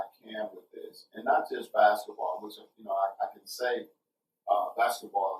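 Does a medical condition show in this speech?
No.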